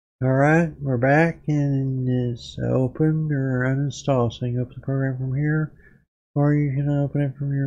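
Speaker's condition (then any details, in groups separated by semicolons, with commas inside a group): Parkinson's disease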